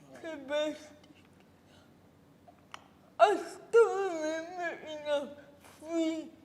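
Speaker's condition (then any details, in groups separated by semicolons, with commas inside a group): Cerebral palsy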